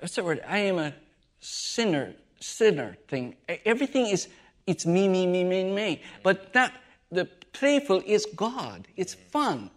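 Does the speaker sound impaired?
Yes: aphasia after stroke; massive stroke, adult onset, one week comatose, numb hand, aphasia affecting talking, reading, writing, singing; could not talk, read or write at first, friend helped with talking, hard to memorize, halting telegraphic sentences.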